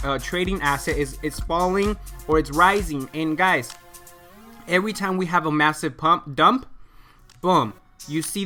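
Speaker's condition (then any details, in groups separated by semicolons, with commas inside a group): No condition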